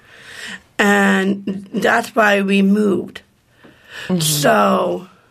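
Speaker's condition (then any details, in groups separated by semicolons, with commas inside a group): Down syndrome; born in Rochester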